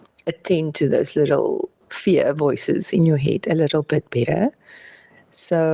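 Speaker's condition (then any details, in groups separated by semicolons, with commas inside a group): No condition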